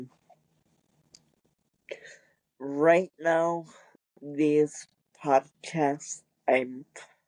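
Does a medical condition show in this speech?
Yes: cerebral palsy; wheelchair user.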